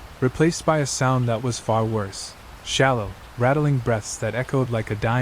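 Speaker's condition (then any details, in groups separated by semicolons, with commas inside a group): No condition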